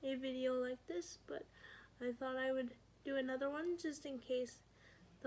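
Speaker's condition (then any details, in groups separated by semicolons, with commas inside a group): Spastic quadriplegic cerebral palsy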